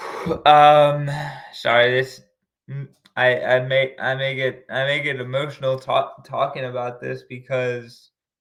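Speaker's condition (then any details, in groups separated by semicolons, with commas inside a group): Cerebral palsy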